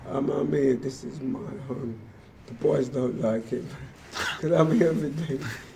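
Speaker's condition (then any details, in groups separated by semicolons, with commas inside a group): Motor neurone disease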